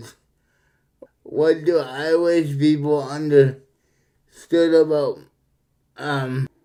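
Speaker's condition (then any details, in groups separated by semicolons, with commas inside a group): Cerebral palsy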